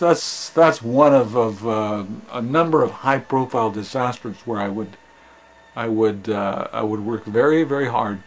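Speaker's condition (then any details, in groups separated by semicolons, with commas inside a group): No condition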